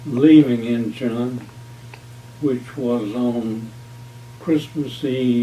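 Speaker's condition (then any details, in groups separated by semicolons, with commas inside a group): Parkinson's disease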